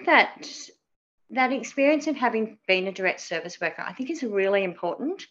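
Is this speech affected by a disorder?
Yes: cleft palate; spoke differently as child, lots of childhood speech therapy, c for communication skills in primary school.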